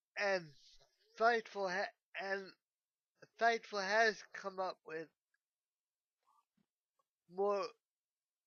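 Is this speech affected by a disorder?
Yes: cerebral palsy.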